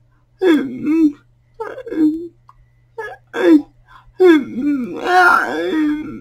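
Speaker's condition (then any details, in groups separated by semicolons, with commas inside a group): Cerebral palsy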